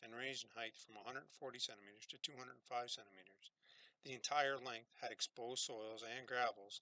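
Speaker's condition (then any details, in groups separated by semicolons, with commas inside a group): No condition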